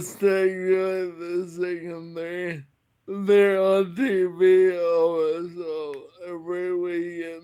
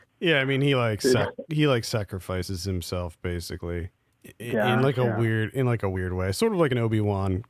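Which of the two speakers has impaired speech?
The first: Friedreich's ataxia; Friedreich's ataxia, affects balance and coordination.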